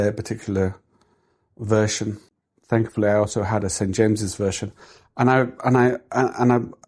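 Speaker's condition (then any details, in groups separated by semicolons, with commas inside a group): No condition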